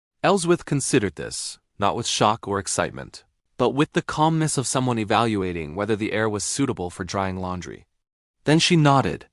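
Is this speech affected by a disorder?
No.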